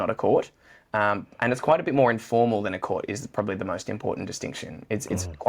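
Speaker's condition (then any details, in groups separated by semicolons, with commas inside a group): No condition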